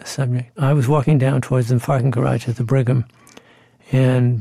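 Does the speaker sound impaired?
Yes: Parkinson's disease; possible REM sleep signs about ten years earlier, handwriting became illegible; symptoms for several years, diagnosis first suggested on sight by neurologist Dr. Martin Samuels; voice once decent, now fuzzy.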